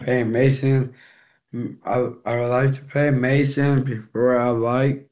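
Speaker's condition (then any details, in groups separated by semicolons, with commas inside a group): Down syndrome; congenital, 14-year-old boy, may pick things up more slowly per father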